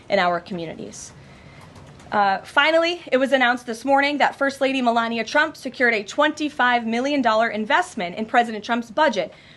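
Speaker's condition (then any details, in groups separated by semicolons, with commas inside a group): No condition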